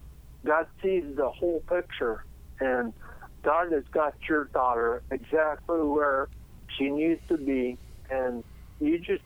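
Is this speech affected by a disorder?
Yes: cerebellar ataxia; diagnosed about 12 years ago, cerebellum two thirds missing on MRI, tested for hereditary Friedreich's form, dad's-side family history, cause unknown.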